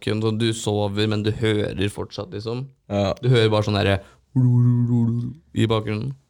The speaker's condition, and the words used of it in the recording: Stuttering. Jeg vet ikke om det, om det teller som en vane, men jeg har en veldig uvane stamme.